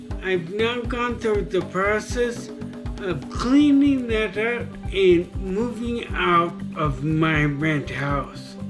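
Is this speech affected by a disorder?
Yes: traumatic brain injury.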